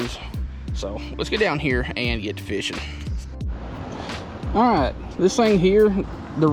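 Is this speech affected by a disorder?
No.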